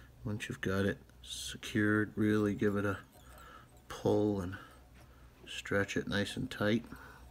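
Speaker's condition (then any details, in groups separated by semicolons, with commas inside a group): No condition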